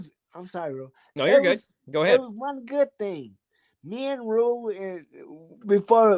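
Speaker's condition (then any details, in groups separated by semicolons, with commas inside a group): Cerebral palsy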